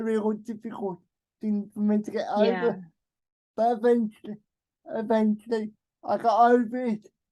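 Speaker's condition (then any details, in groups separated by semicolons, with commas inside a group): Cerebral palsy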